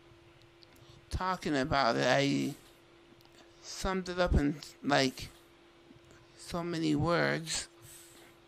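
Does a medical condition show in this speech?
Yes: Duchenne muscular dystrophy; rare in females.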